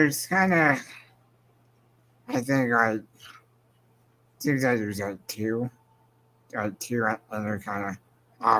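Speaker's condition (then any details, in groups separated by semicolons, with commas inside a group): Spinal muscular atrophy; progressive, wheelchair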